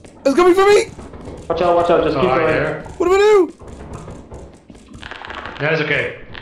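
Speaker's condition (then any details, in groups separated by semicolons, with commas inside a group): No condition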